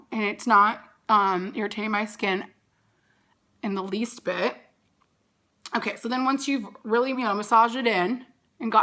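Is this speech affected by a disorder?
No.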